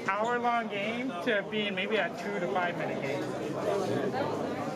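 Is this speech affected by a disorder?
No.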